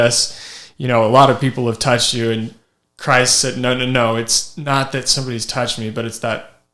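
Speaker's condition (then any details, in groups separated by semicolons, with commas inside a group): No condition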